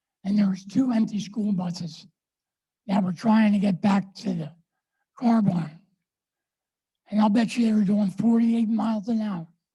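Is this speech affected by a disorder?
Yes: ALS; power chair user; recently diagnosed.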